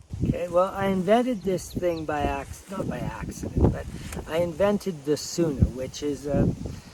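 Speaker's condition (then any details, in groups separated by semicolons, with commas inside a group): No condition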